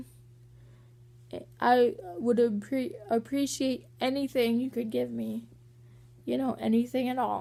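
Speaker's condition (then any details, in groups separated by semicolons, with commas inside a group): Cerebral palsy; walking sometimes hard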